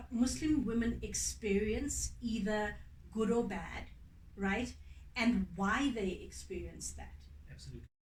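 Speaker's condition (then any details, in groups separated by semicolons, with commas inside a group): No condition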